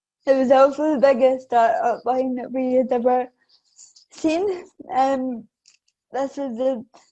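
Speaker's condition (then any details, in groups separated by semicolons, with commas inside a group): Cerebral palsy; affects balance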